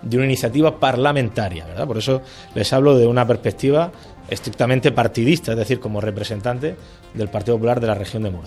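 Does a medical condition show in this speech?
No.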